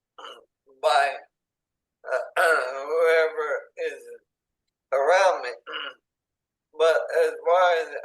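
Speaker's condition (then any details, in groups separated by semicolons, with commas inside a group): ALS, speech-generating device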